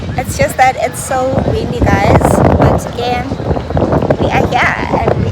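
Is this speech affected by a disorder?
No.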